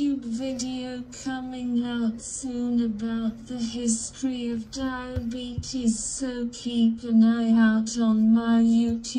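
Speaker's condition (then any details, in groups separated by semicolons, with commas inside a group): Cerebral palsy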